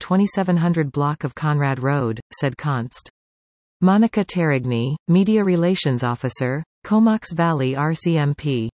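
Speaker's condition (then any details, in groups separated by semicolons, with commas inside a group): No condition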